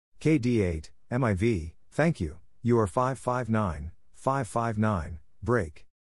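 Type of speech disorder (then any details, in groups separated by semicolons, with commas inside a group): None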